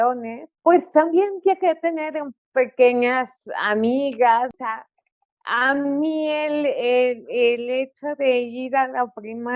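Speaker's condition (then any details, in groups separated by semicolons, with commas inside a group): Cerebral palsy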